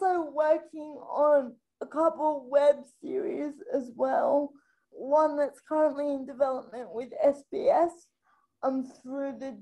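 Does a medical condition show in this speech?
Yes: spastic quadriplegic cerebral palsy; affects all of daily life.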